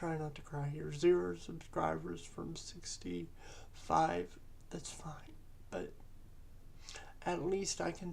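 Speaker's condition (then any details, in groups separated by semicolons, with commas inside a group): Cerebral palsy; present from birth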